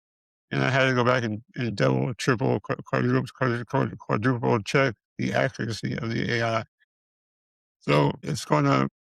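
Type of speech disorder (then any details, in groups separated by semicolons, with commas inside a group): Dysarthria; multiple system atrophy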